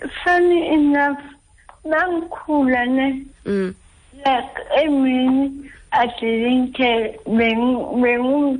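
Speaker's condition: Cerebral palsy, ataxic; able to speak

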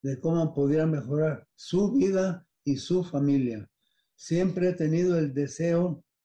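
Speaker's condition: Parkinson's disease; sudden difficulty swallowing and salivating about four months ago

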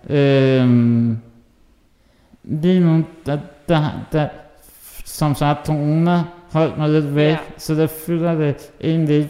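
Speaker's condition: Muscular dystrophy (muskelsvind); hereditary

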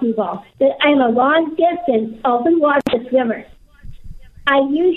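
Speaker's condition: Down syndrome; described as extraordinary public speaker

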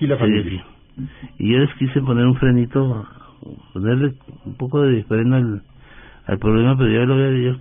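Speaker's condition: Parkinson's disease; sometimes understood

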